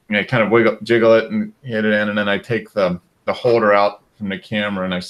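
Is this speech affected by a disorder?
No.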